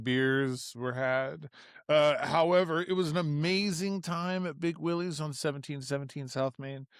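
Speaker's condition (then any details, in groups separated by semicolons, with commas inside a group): No condition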